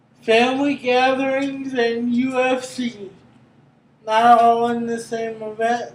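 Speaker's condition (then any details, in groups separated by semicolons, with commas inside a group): Cerebral palsy; brain injury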